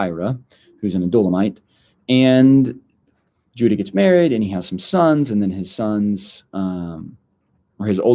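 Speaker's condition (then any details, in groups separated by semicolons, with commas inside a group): No condition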